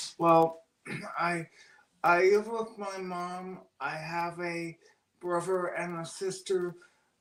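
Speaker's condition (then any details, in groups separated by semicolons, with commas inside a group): Cerebral palsy; oxygen loss at birth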